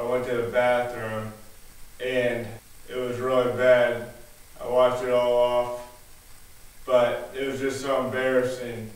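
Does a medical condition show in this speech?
Yes: cerebral palsy, spastic.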